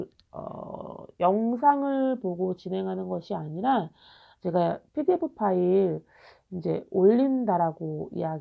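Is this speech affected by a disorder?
No.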